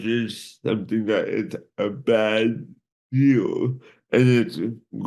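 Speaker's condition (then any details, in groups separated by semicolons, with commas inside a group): Cerebral palsy; from birth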